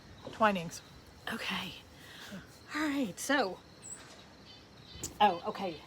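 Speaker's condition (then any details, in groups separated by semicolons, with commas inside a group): No condition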